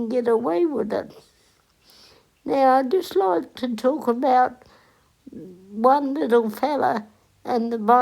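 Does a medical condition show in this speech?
Yes: cerebral palsy; onset at 8 days old.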